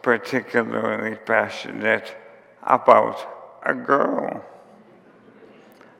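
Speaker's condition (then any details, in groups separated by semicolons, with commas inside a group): ALS; onset with tiredness and clumsiness; diagnosed about two and a half years before recording, symptoms began about four years before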